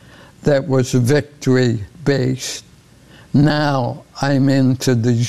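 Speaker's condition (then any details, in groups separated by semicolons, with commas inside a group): ALS; progressive ALS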